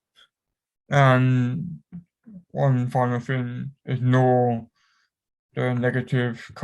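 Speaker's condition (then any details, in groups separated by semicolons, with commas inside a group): Cerebral palsy; affects whole body; cramps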